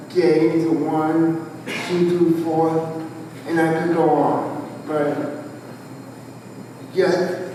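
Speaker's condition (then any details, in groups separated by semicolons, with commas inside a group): Cerebral palsy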